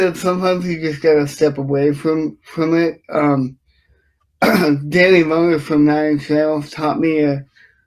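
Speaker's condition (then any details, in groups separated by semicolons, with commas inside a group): Cerebral palsy; from birth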